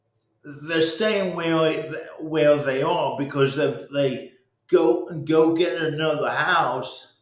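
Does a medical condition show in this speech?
Yes: cerebral palsy; speech may sound drunk, voice systems fail to understand.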